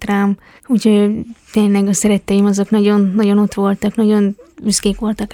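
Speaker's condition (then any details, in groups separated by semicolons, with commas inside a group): Hearing impairment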